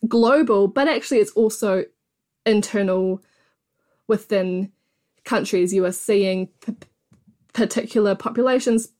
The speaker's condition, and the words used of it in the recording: Stuttering. I have a stammer, so mm. as you have noticed, it like takes me slightly longer to say something sometimes.